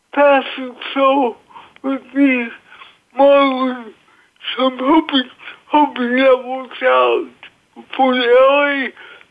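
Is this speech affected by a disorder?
Yes: cerebral palsy.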